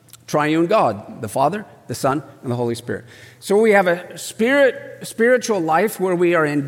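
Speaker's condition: No condition

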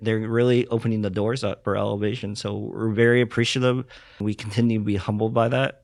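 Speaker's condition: Cleft lip and palate; congenital

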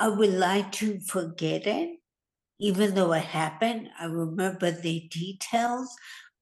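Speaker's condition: Hemorrhagic stroke; more than a year after stroke

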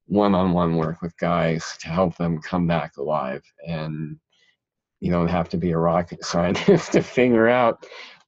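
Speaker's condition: Cleft palate; talked funny as a child

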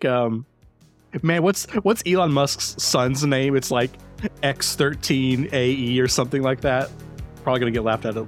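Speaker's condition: No condition

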